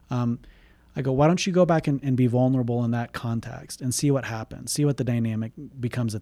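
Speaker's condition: No condition

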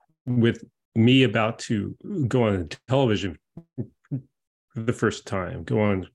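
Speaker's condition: Stutter; childhood onset, neurological and genetic basis, persists for life, no cure; recorded via zoom, video call lag makes turn-taking hard; blocking moments, daily speaking situations very difficult, anticipates stuttering in everyday moments; blocks

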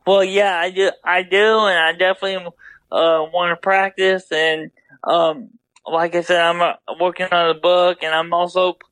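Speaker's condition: Double hemiplegia cerebral palsy

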